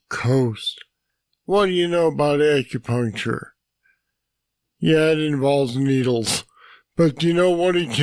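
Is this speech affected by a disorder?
Yes: Parkinson's disease; deep brain stimulators.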